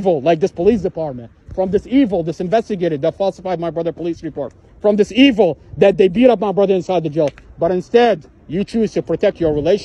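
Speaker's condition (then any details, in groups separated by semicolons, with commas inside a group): No condition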